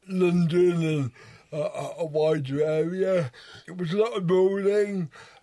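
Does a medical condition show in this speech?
Yes: cerebral palsy; wheelchair user.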